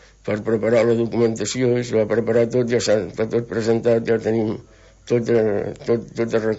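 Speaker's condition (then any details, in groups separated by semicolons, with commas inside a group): Parkinson's disease; diagnosed about 12 years ago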